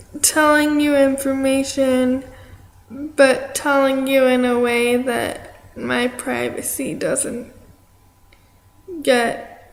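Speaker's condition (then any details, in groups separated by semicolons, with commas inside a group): Cerebral palsy; affects arm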